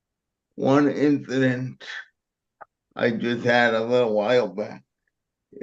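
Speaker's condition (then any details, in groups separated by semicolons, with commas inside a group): Cerebral palsy; lifelong wheelchair use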